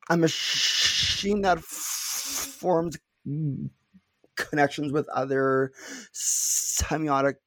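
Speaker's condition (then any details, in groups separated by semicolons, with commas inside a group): Stuttering; not stuttering much at time of recording; prolonged sounds, blocks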